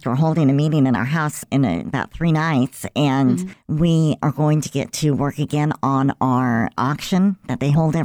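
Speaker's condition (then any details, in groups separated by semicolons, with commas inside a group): Cleft lip and palate; congenital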